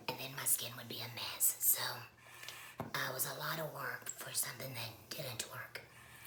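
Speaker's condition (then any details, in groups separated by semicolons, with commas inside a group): Laryngectomy, voice prosthesis; uses HME and stoma covers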